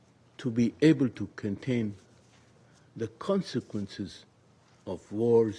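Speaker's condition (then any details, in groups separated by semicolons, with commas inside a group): No condition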